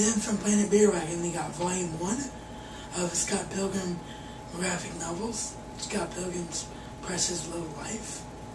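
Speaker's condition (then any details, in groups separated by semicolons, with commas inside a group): Cerebral palsy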